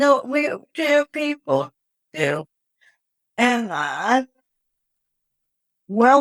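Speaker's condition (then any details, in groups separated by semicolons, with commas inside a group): Cerebral palsy; wheelchair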